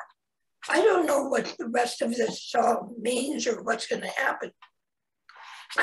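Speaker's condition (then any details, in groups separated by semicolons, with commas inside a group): Laryngectomy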